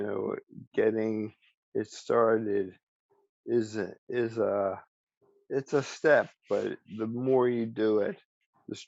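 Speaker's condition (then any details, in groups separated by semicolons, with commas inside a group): ALS; speech still preserved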